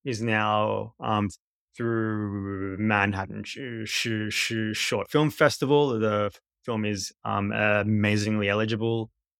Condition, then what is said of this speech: Stuttering. Obviously, I'm a person who's stutters, and Siri seemed to be having some trouble, and she'd misunderstand me or she'd interrupt me.